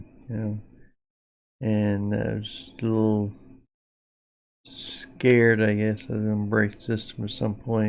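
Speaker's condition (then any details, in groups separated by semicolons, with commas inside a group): Parkinson's disease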